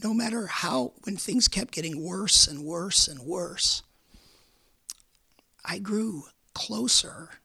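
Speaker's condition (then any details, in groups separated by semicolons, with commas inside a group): Repeated vocal cord surgery; cancer three times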